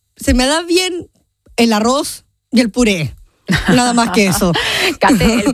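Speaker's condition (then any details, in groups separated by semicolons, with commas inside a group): Down syndrome; genetic condition, present from birth; 30 years old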